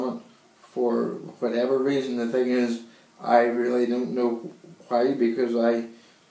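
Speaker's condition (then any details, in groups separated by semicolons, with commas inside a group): Cerebral palsy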